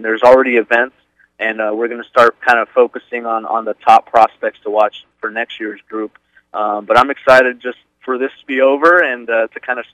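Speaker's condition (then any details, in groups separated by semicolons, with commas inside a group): No condition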